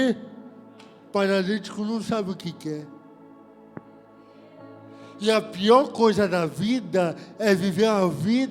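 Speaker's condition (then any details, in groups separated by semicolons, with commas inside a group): Cerebral palsy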